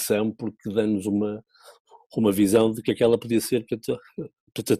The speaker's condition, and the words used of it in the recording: Stuttering. Não tem sempre o mesmo peso, porque há dias, tal como eu disse, em que gaguejo mais, portanto, há outros em que gaguejo menos.